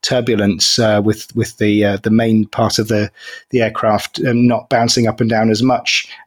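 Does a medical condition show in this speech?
No.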